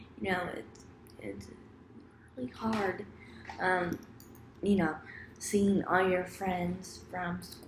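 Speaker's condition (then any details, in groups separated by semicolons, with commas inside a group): Cerebral palsy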